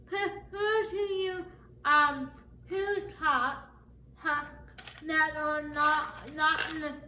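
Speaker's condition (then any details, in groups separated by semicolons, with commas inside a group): Cerebral palsy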